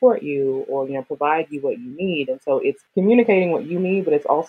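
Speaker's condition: No condition

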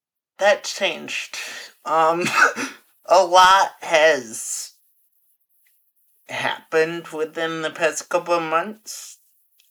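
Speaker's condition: Friedreich's ataxia; progressive

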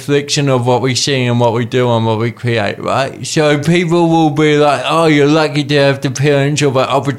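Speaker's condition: Cerebral palsy; later physio through athletics

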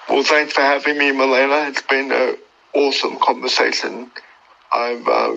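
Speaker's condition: Cerebral palsy; born two months premature

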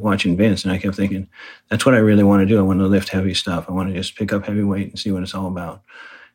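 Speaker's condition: Parkinson's disease; needs hand support

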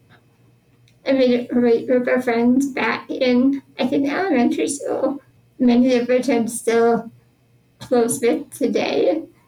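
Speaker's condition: Spinal muscular atrophy; power wheelchair since about age 2

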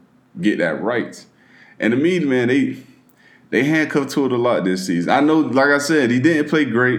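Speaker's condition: No condition

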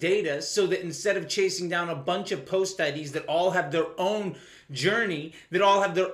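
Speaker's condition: No condition

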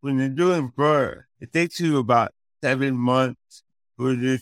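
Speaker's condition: Cerebral palsy; affects speech

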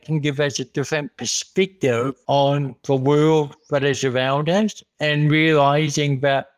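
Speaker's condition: Cerebral palsy; congenital

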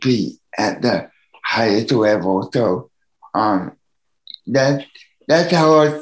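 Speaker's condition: Cerebral palsy; needs help from others

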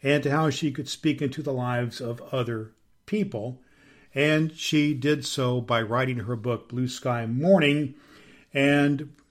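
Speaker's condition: No condition

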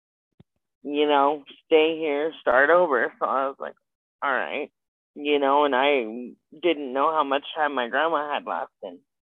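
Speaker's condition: Spastic quadriplegic cerebral palsy; age 27

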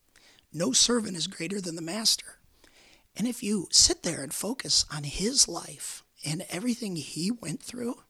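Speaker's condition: Repeated vocal cord surgery; 25 surgeries total

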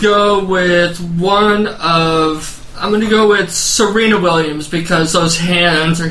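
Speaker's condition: Stutter; stutter since birth; occasional stuttering, not noticed by co-hosts; prolonged sounds

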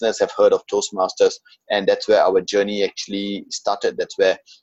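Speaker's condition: No condition

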